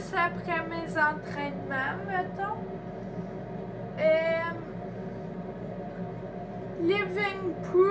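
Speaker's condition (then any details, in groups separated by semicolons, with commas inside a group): Ataxia; degenerative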